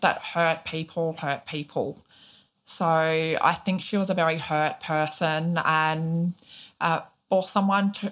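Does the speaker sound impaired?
Yes: deafness, profound; born deaf, recessive gene, Auslan sign language first language, started speaking at age 5; weekly private speech therapy in childhood, speaks clearly, bilingual Auslan and spoken English.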